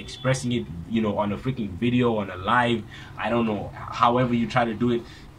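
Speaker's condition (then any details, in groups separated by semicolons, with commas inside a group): No condition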